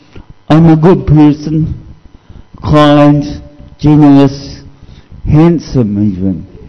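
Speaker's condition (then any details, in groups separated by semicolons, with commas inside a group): Cerebral palsy; discovered at age 2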